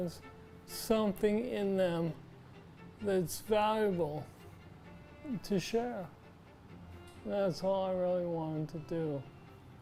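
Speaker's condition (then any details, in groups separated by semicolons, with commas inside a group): Parkinson's disease; onset in teens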